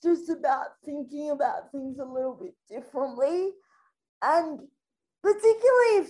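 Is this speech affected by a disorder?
Yes: spastic quadriplegic cerebral palsy; from being born three months premature.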